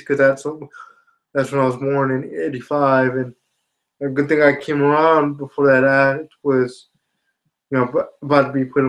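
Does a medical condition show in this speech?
Yes: spastic quadriplegia cerebral palsy.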